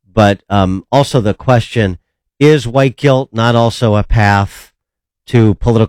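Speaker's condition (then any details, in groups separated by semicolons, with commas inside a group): No condition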